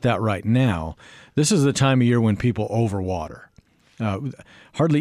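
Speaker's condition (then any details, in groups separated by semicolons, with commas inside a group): No condition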